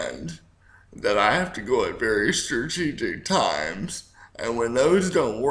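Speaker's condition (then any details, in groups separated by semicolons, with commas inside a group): Cerebral palsy; speaks slower at times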